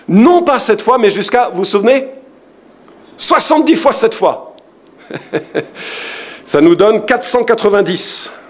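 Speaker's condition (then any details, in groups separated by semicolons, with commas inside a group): No condition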